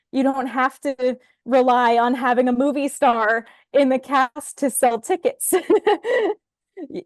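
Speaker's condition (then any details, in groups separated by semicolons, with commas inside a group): No condition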